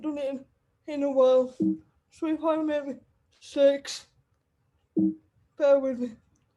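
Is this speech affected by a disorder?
Yes: cerebral palsy; wheelchair user.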